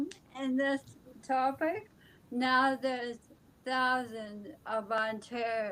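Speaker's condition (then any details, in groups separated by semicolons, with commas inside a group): ALS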